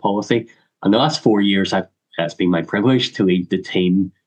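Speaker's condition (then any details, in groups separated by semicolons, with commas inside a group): Cleft lip and palate; congenital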